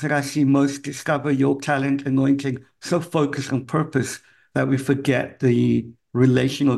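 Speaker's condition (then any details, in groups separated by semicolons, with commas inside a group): Cleft palate; congenital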